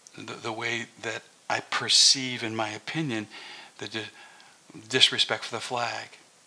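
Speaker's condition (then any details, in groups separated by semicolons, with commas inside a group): No condition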